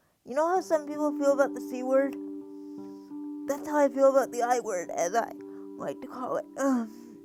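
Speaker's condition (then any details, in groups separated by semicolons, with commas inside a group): Cerebral palsy; spastic quadriplegic form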